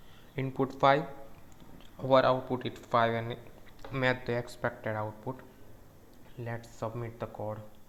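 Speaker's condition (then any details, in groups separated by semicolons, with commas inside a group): No condition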